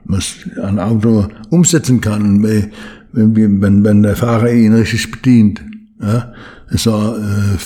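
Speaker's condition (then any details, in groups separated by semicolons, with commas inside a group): Parkinson's disease; Parkinson's disease diagnosed about 20 years ago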